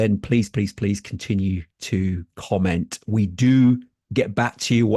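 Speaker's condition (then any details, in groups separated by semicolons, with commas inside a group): No condition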